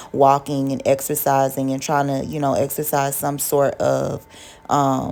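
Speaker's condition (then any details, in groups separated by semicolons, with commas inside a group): No condition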